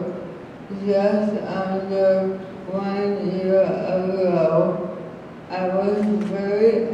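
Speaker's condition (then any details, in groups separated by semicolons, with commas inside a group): ALS; ALS accent, speaks very slowly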